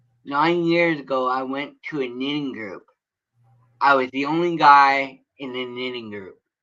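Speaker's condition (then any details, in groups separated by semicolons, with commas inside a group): Cerebral palsy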